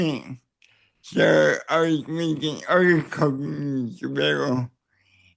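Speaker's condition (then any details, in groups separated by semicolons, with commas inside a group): Cerebral palsy; neck surgery went badly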